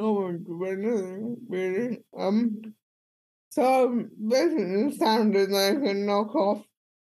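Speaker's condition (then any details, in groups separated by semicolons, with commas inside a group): Cerebral palsy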